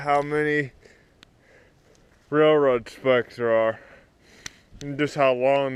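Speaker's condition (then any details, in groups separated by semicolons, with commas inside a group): Cerebral palsy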